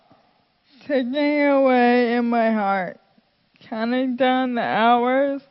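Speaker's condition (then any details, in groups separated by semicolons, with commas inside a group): Friedreich's ataxia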